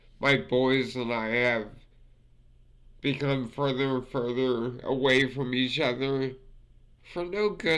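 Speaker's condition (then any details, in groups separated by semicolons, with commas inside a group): Multiple sclerosis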